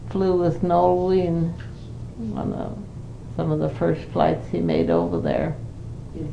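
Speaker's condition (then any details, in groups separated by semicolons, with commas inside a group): Parkinson's disease; cannot live alone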